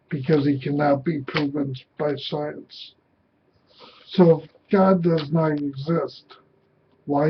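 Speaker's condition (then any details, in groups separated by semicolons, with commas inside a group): Cerebral palsy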